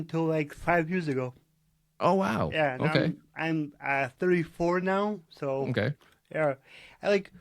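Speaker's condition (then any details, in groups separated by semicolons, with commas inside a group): Cerebral palsy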